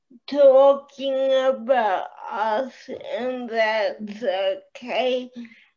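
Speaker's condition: Cerebral palsy

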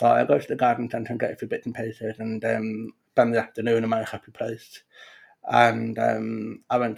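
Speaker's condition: Profound deafness; congenital profound deafness

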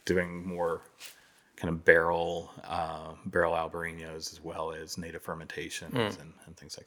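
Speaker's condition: No condition

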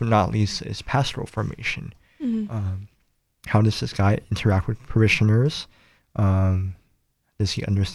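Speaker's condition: Cleft palate; nose and lip

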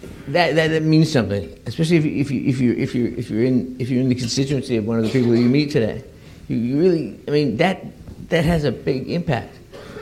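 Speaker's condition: Parkinson's disease; diagnosed about 30 years ago, benign spinal tumor threatening paralysis, spinal surgery 2018, relearned walking, frequent falls, broken arm

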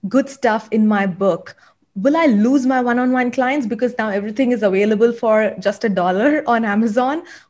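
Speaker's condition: No condition

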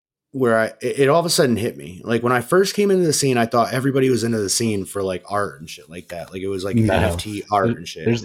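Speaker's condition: No condition

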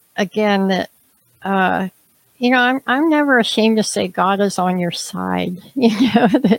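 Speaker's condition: Cleft palate, severe; trachea issues

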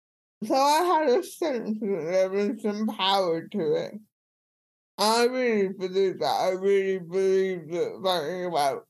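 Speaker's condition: Cerebral palsy; speech impediment

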